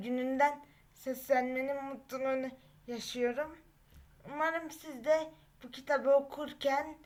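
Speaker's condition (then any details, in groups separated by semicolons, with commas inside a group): Cerebral palsy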